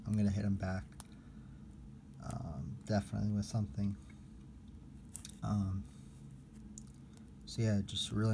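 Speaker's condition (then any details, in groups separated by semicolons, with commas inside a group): No condition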